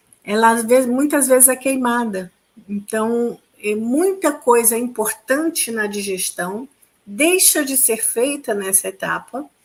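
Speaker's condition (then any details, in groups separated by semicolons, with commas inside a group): No condition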